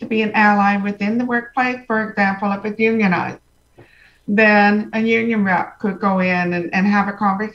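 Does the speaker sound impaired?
Yes: profound hearing loss, congenital.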